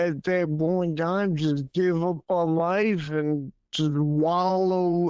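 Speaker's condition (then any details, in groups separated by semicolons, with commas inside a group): Primary progressive multiple sclerosis; relapsing-remitting at 27, primary progressive at 28; advanced, clinical trial drug; dysphagia affecting voice, slowed slurred speech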